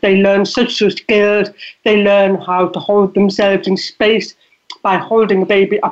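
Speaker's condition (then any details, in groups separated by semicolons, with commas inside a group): Deafness; relies on lip reading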